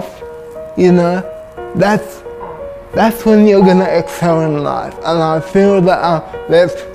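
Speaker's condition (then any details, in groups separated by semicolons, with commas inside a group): Cerebral palsy; from birth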